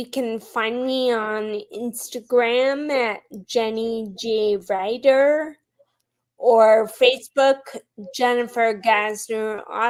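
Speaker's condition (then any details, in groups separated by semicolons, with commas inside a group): Friedreich's ataxia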